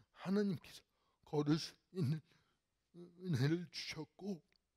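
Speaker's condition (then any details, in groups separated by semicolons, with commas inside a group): Cerebral palsy; fairly severe in childhood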